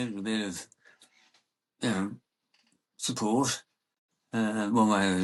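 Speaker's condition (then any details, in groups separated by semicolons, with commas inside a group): Parkinson's disease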